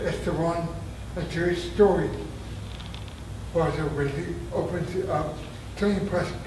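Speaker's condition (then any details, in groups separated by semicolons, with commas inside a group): Traumatic brain injury; near-fatal injury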